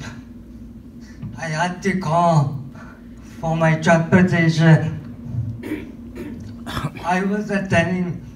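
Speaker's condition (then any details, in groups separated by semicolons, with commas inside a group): Cerebral palsy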